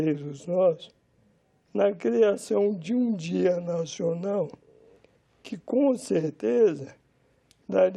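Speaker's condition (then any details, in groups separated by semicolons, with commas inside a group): Amyotrophic lateral sclerosis; about six years since onset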